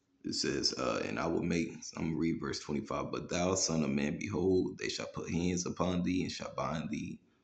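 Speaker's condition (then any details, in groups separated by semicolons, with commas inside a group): No condition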